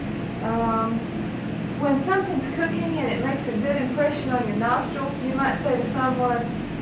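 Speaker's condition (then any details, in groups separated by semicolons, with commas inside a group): No condition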